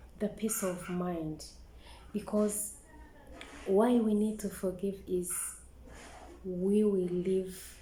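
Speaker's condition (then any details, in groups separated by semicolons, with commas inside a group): No condition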